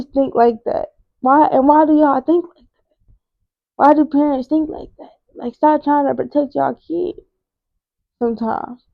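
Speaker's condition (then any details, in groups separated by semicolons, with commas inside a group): Cerebral palsy; wheelchair user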